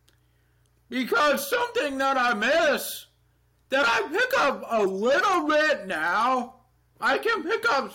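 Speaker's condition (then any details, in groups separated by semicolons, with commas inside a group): Deafness, Neurofibromatosis Type 2; first half deaf, then 2 months of no hearing, then amplifier gave some hearing; uses Live Transcribe on phone, requested interpreter in interviews, alert device with flashing LEDs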